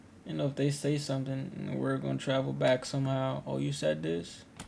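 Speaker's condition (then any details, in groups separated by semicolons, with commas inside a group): No condition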